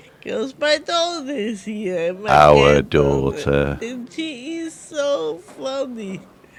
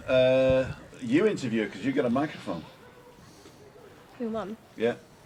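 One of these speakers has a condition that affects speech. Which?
The first: multiple sclerosis.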